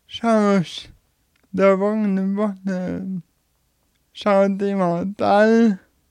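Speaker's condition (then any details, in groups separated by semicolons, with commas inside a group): Cerebral palsy; since birth, unable to walk, personal helper comes, respite house since age 8 or 9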